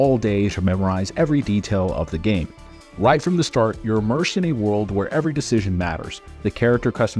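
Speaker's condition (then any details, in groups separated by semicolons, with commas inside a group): No condition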